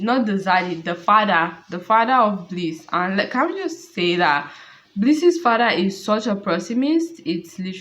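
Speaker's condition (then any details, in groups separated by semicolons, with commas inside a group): No condition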